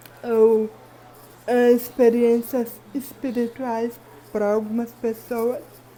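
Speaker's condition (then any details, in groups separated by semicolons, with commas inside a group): Cerebral palsy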